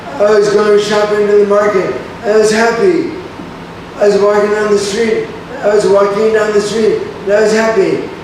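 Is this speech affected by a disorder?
Yes: brain injury.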